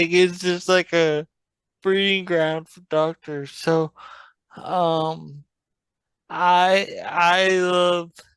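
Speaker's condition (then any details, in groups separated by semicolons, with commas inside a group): Traumatic brain injury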